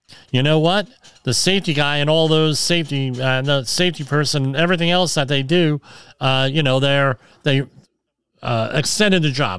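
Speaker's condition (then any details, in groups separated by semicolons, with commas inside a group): Cleft lip and palate; implied much improved now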